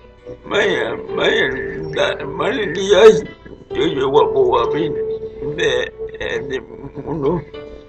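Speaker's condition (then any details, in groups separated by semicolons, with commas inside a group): Cerebral palsy; speech affected by condition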